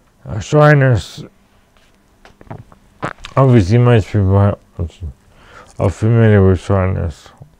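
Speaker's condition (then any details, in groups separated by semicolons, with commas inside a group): Cerebral palsy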